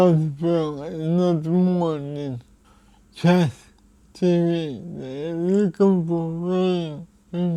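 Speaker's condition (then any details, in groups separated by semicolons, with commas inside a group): Cerebral palsy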